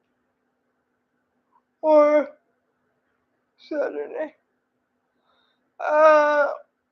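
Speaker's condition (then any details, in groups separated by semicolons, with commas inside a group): Cerebral palsy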